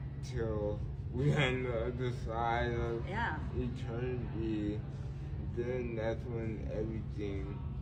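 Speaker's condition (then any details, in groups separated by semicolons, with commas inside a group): Cerebral palsy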